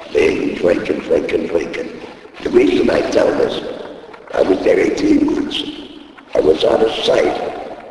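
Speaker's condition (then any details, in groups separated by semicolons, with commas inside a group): Laryngectomy; voice box removed by operation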